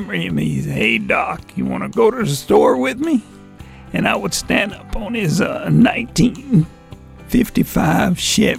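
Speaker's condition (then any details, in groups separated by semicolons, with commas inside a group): Vocal dysphonia; voice lost 25 years ago, former country and western singer; talks differently because of vocal dysphonia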